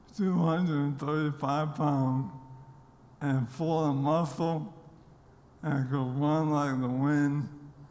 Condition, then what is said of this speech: ALS (motor neuron disease). See, on my way here, and actually last night, I wondered to myself, will this be the last time that I speak publicly?